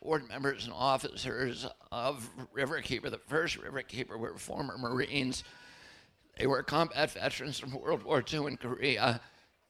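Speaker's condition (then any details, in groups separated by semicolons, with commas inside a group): Spasmodic dystonia; voice trembles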